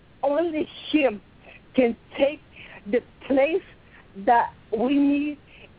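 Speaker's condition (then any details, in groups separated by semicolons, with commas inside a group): Cerebral palsy; from birth, affects movement, about 53 years since onset; talking as loud as able, voice hard to hear, asked to speak louder; quiet voice, limited loudness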